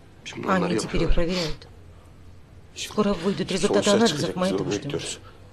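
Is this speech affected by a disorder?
No.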